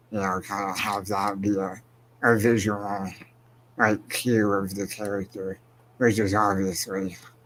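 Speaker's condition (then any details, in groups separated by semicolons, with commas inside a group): Spinal muscular atrophy; progressive, wheelchair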